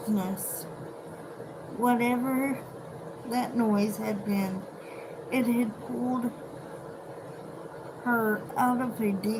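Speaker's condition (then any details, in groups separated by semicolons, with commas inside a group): Cerebral palsy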